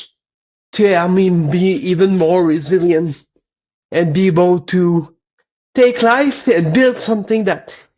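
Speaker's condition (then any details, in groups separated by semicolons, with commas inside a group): Cerebral palsy; lifelong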